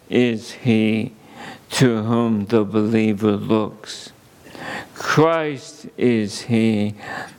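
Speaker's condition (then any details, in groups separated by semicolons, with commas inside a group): ALS; under neurologist care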